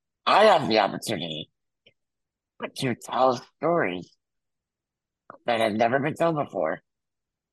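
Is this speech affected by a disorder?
Yes: muscular dystrophy; wheelchair user.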